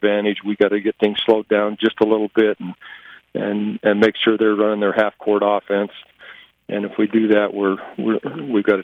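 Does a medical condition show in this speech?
No.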